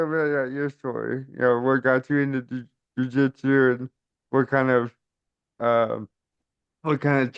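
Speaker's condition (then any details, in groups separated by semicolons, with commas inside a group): Cerebral palsy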